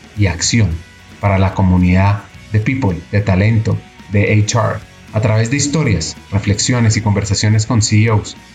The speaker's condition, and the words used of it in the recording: No condition.